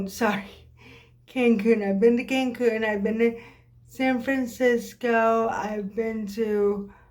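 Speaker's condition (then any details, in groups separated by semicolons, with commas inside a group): Cerebral palsy; occasional swallowing problems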